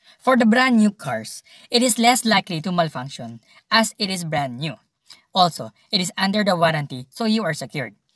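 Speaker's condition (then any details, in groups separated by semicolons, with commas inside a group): No condition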